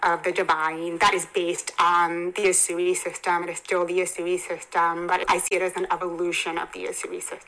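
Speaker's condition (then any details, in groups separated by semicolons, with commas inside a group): Hearing impairment; further hearing loss at 27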